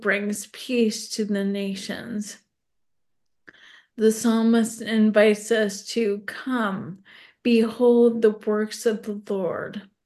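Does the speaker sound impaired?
Yes: ALS; progressive neurological disease, tongue fasciculations.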